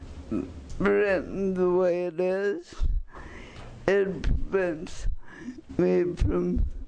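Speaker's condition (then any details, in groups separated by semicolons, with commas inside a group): Cerebral palsy; since birth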